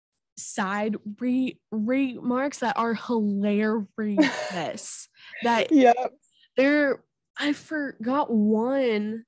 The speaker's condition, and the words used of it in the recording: Stuttering. And it's just been such joy that I order food in the drive through and I stutter and I'm not crying <laughs> afterwards.